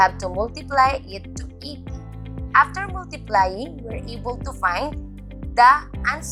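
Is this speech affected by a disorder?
No.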